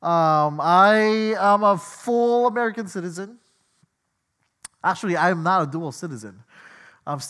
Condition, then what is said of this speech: None; typical speech.